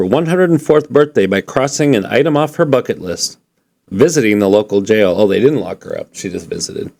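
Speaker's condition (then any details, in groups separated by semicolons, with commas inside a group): No condition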